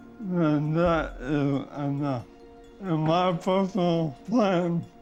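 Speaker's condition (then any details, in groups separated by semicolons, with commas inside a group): ALS; legs and arms affected; diagnosed at 22, now 34, wheelchair user; speech often unintelligible, chewing and swallowing trouble, original voice lost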